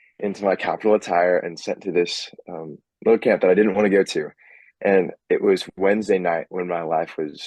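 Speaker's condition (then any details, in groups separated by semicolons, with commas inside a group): No condition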